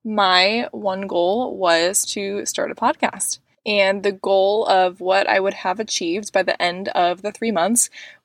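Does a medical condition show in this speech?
No.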